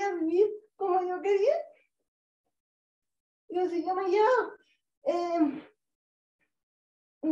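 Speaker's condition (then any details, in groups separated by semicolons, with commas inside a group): Cerebral palsy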